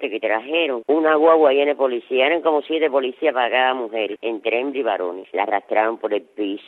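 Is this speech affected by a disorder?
No.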